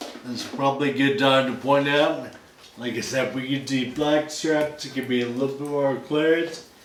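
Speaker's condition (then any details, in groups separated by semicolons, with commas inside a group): Friedreich's ataxia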